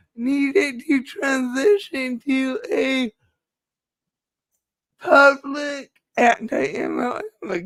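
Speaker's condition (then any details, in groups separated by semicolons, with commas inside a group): Cerebral palsy; speech affected, permanent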